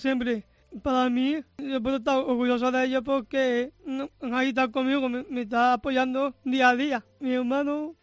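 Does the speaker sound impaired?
Yes: Down syndrome.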